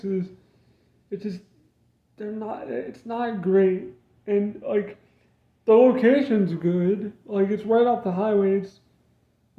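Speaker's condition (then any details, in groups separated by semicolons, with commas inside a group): Cerebral palsy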